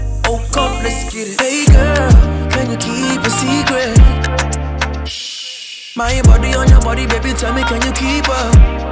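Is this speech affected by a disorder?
No.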